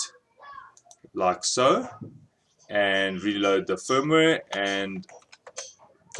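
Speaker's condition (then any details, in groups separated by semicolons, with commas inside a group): No condition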